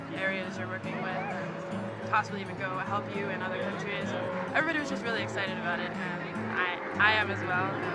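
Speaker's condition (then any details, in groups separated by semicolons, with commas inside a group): No condition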